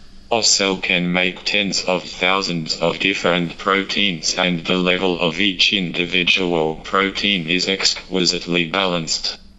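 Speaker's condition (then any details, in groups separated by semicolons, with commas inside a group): Motor neurone disease, speech-generating device; diagnosed about three years before recording, eye-gaze tracking device on tablet with computer-generated voice; speaks only through computer-generated voice controlled by eye gaze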